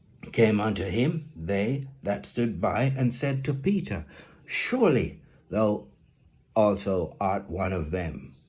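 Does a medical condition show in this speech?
No.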